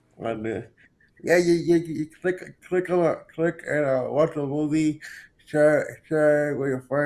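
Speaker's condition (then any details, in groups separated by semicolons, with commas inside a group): Cerebral palsy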